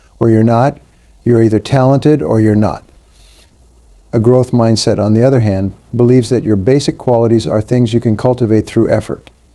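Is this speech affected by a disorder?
No.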